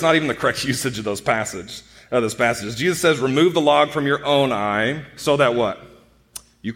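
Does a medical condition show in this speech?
No.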